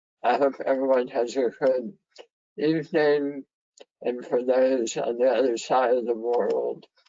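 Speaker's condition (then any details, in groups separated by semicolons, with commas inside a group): Head and neck cancer surgery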